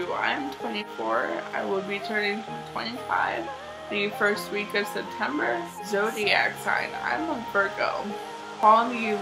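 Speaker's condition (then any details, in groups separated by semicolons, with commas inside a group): Cerebral palsy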